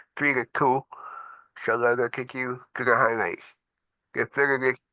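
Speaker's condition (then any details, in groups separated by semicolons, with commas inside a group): Cerebral palsy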